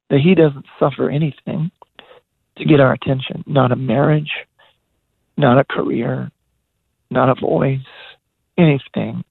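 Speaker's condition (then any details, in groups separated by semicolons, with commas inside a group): Voice disorder; progressive voice disorder, debilitating disease diagnosed, first voice loss 1995 at youth pastors conference, worsened from 2002; 1995 voice dropped out, couldn't sing or talk, later lost range, control and power, raspy, broken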